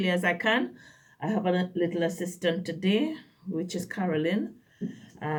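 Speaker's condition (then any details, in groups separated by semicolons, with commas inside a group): No condition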